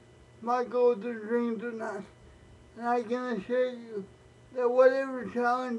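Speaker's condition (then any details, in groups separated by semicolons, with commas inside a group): Cerebral palsy, spastic, mild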